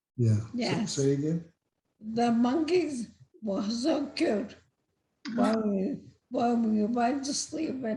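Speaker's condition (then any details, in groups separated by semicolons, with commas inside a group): Multiple system atrophy; first diagnosed as ataxia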